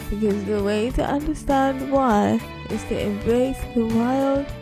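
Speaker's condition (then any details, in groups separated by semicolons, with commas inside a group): Cerebral palsy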